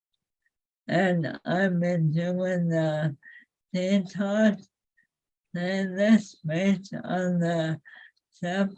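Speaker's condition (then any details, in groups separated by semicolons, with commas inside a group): ALS; face improved, feet move faster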